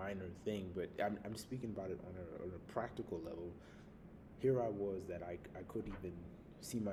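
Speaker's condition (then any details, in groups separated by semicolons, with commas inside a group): No condition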